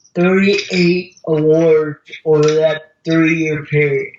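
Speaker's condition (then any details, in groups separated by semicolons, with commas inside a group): Cerebral palsy; wheelchair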